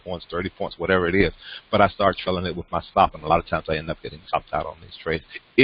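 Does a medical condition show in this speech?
No.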